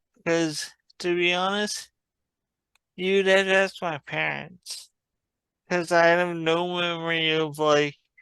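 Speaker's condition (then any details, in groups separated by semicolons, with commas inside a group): Traumatic brain injury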